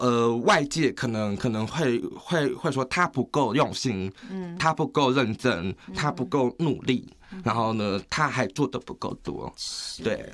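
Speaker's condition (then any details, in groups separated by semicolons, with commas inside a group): Severe hearing loss; progressive gradual hearing decline from kindergarten, very severe by first year of high school; uses cochlear implant; slight accent, taken for abc, southeast asian or overseas chinese, word order and naturalness normal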